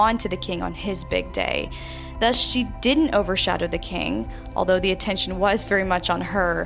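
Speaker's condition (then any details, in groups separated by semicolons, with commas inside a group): No condition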